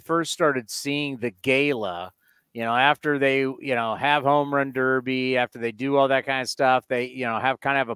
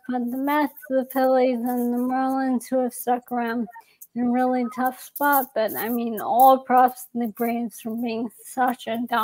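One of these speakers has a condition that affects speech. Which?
The second: ALS; young onset.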